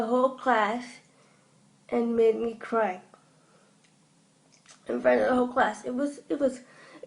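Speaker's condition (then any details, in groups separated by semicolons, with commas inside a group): Cerebral palsy; from birth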